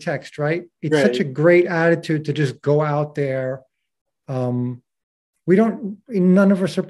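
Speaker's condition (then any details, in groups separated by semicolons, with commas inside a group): No condition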